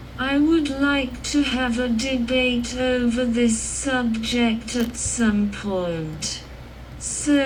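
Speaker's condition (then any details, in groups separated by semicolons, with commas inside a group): Cerebral palsy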